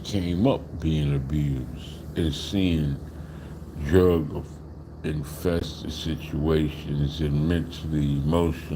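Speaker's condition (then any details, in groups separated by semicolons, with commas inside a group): Slurred speech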